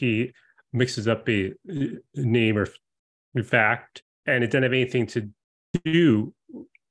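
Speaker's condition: Stutter; childhood onset, neurological and genetic basis, persists for life, no cure; recorded via zoom, video call lag makes turn-taking hard; blocking moments, daily speaking situations very difficult, anticipates stuttering in everyday moments; prolonged sounds, blocks

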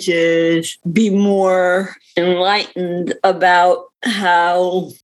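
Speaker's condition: Cerebral palsy; visible cerebral palsy

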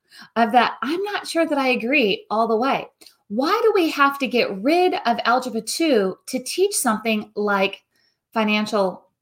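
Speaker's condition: No condition

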